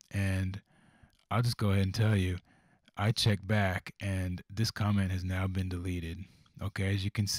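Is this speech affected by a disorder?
No.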